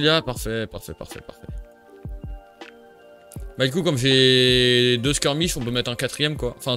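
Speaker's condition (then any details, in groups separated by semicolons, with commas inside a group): No condition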